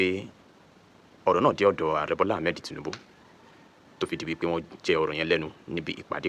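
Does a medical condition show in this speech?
No.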